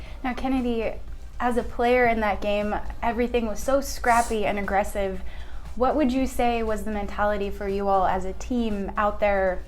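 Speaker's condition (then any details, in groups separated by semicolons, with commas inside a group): No condition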